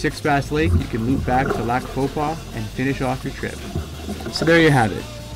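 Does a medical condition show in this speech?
No.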